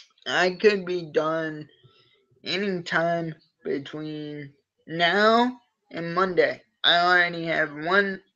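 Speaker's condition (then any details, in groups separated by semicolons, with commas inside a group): Cerebral palsy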